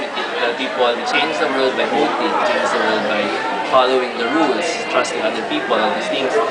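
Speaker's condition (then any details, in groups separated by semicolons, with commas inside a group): No condition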